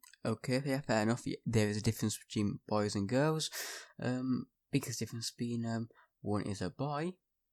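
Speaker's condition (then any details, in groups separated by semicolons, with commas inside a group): No condition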